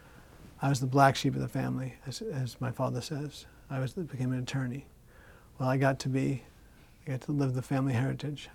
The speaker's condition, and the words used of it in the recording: Parkinson's disease. I went to speech therapy and they said I didn't need it.